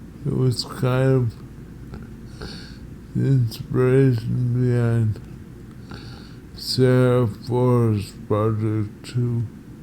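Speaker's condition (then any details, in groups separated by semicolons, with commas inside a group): Multiple sclerosis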